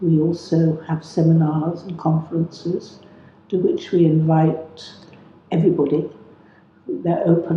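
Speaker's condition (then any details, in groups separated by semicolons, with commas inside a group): No condition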